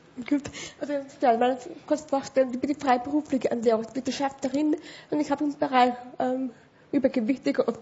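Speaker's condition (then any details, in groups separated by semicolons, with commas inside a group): Severe hearing loss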